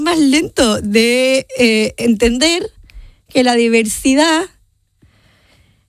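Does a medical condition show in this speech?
Yes: Down syndrome; genetic condition, present from birth, about 30 years.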